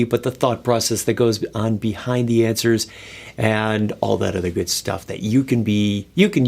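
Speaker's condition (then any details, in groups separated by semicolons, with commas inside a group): No condition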